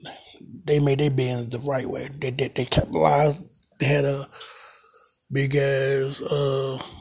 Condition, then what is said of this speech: Stuttering. I'm still getting my words out though.